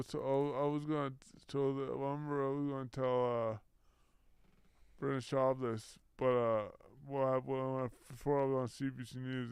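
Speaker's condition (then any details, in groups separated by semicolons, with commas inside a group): Brain injury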